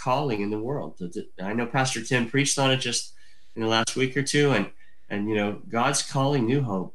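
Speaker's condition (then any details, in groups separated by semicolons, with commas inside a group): Cleft lip and palate; from birth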